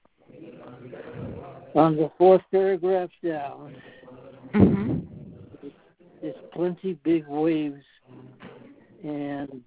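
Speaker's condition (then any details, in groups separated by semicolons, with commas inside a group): Parkinson's disease; trouble speaking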